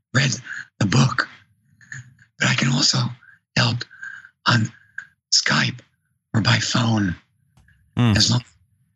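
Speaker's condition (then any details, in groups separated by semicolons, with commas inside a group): Vocal cord paralysis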